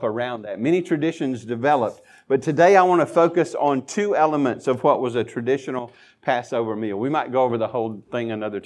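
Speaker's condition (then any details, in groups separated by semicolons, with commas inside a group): No condition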